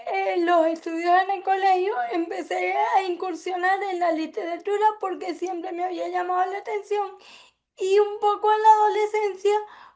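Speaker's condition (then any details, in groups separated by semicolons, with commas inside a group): Cerebral palsy; affects speech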